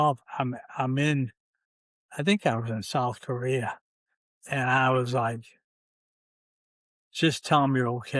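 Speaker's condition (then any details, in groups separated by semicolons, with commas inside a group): ALS, C9 mutation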